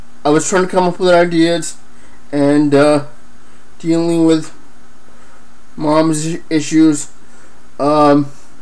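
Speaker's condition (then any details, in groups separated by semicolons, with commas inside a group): Cerebral palsy; affects hand use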